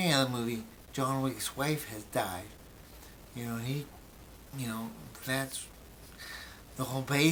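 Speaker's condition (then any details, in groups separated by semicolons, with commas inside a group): Brain injury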